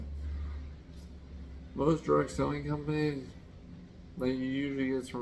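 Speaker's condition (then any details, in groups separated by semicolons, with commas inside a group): Traumatic brain injury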